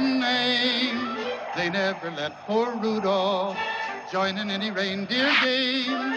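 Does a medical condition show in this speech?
No.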